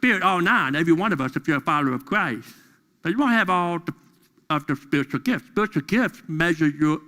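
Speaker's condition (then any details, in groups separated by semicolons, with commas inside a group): Deafness; deaf during school years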